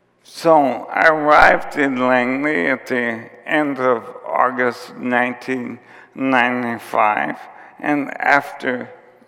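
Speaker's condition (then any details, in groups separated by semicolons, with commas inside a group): ALS; symptoms began about four years before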